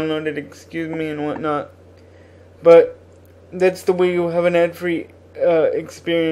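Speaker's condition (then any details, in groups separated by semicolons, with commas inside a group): Cerebral palsy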